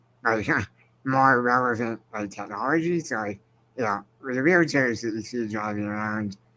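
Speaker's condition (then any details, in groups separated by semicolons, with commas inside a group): Spinal muscular atrophy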